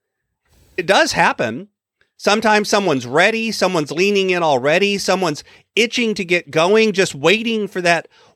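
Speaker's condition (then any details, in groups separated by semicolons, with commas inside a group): No condition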